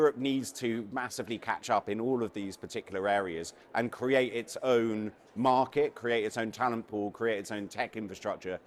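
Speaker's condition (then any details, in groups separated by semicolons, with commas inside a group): No condition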